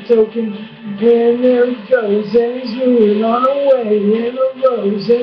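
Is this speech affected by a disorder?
Yes: brain injury; bicycle accident head injury.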